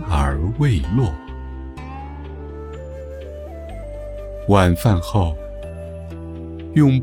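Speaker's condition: No condition

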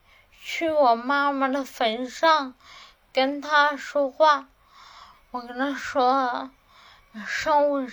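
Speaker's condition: Cerebellar atrophy, hereditary; tongue not nimble

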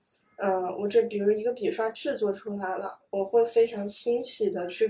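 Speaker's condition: No condition

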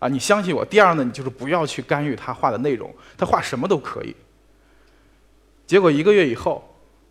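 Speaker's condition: No condition

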